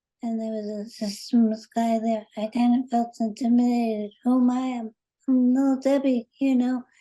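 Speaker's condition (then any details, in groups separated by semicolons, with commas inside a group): Parkinson's; about 7 years since onset, on Parkinson's medication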